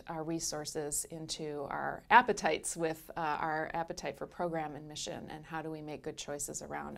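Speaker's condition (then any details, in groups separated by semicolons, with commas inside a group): No condition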